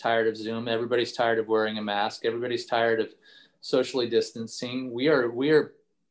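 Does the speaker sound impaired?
No.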